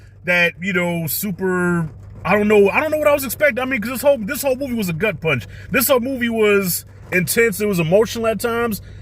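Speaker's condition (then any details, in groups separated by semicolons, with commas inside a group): No condition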